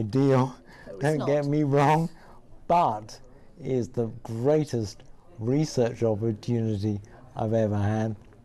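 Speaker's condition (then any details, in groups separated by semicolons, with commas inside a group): Motor neurone disease; diagnosed over a year ago; expects loss of speech, voice banked, eye-controlled AI voice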